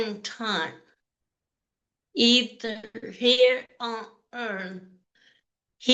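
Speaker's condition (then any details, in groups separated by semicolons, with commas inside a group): Cerebral palsy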